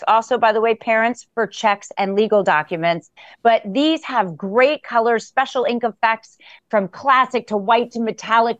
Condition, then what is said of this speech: None; typical speech.